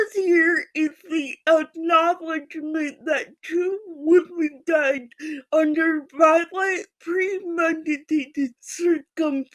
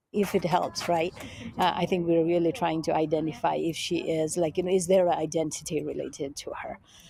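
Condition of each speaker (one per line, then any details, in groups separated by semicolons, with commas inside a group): Physical speech impairment; physical speech impairment, no intellectual disability; hard for unfamiliar listeners, some names hard to pronounce
No condition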